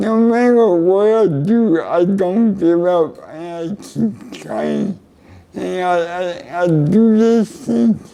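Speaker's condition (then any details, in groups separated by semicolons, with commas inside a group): Cerebral palsy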